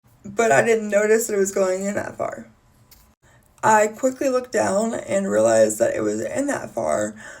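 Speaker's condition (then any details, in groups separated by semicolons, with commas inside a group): Cerebral palsy; spasms; age 26, recent hip replacement, hip dislocation, physical therapy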